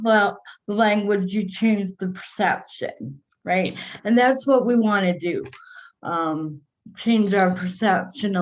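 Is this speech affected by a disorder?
Yes: cerebral palsy.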